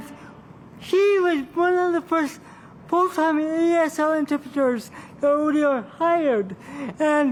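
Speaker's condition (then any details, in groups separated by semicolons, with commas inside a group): Cerebral palsy; from birth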